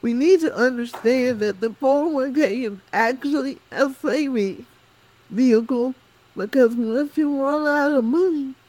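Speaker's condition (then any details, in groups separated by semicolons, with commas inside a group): Cerebral palsy; speech affected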